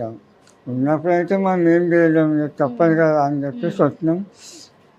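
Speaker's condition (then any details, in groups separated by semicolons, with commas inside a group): Oral cancer; could not open mouth or eat, tube fed three years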